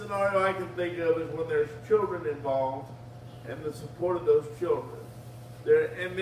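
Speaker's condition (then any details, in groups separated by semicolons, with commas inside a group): Cerebral palsy; wheelchair user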